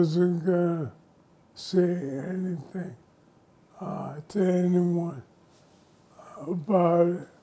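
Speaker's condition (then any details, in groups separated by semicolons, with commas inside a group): ALS; onset in hands; listeners can tell something is not right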